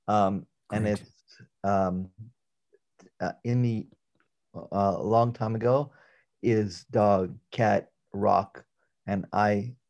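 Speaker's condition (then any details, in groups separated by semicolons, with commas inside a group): Aphasia after stroke; stroke with clotting during surgery at 33, right arm paralysed, first 3-4 months foggy; right arm still not working, walking-ish gait, not quite limping; communicating sometimes challenging, communicates differently, thinks fine but speaking affected, about one year to adjust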